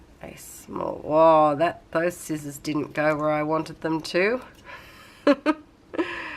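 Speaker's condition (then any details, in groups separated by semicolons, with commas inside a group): No condition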